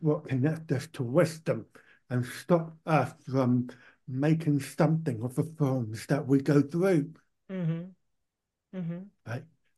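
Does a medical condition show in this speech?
Yes: profound deafness; born profoundly deaf, cochlear implant one ear after ear problem.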